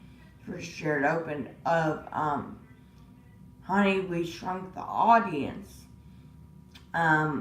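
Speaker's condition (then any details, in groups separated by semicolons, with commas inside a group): Disability causing slurred speech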